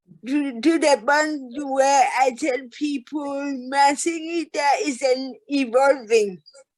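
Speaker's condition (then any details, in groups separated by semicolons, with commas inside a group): Cerebral palsy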